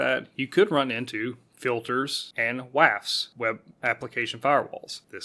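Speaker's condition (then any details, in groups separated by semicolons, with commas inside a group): No condition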